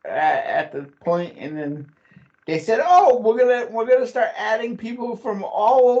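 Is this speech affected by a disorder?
Yes: cerebral palsy; voice goes up and down.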